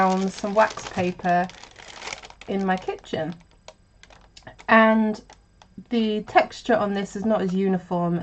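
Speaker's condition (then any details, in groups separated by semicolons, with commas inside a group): No condition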